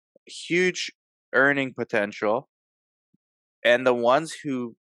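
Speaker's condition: No condition

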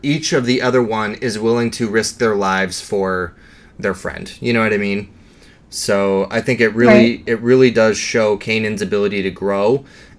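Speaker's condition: No condition

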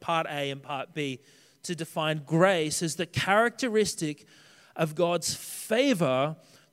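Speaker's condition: No condition

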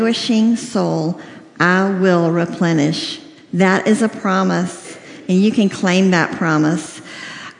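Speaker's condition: Cleft lip and palate, severe

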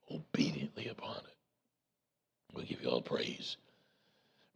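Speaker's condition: Voice box removal needed; voice box removal advised

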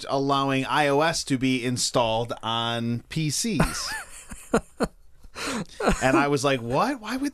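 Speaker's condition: No condition

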